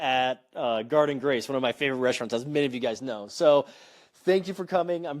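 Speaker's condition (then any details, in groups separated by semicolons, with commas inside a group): No condition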